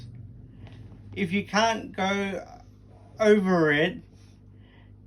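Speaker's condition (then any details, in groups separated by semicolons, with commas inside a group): Cerebral palsy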